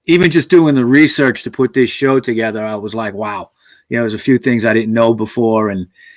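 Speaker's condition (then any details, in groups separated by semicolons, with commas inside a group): No condition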